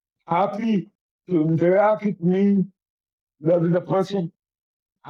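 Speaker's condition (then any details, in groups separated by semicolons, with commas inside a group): Cerebral palsy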